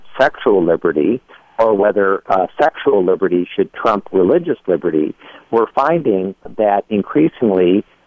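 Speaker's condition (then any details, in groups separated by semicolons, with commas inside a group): No condition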